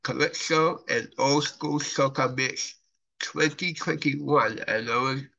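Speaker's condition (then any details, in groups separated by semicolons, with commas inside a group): Cerebral palsy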